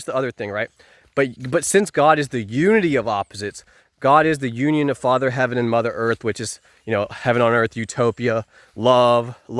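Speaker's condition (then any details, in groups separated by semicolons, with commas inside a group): No condition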